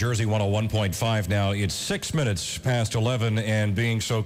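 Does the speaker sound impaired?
No.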